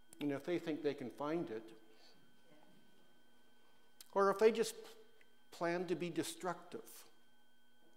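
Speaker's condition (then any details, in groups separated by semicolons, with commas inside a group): No condition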